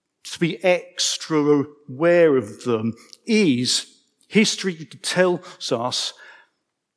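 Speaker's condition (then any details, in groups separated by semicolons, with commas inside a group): Stammer; man aged 55; stammer audible in speech; prolonged sounds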